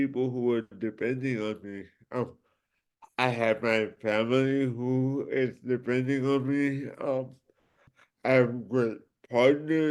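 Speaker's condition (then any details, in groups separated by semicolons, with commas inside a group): Cerebral palsy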